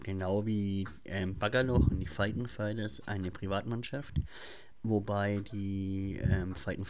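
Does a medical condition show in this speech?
Yes: cleft palate; listeners messaged that he cannot be understood, mimicked and mocked when reading aloud at school.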